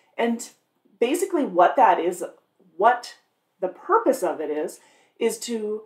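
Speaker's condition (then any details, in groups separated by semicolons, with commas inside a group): No condition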